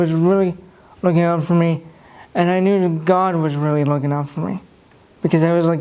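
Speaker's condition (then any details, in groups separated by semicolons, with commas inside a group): Cerebral palsy; no speech therapy, some words hard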